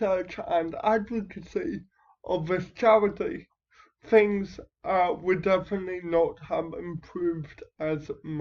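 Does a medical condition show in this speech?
Yes: cerebral palsy.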